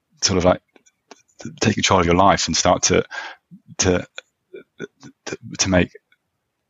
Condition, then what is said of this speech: Stuttering. There was sometimes when I stammer more, sometimes when I stammer less